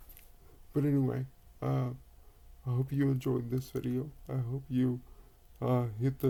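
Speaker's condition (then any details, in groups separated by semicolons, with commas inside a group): Cerebral palsy; quadriplegic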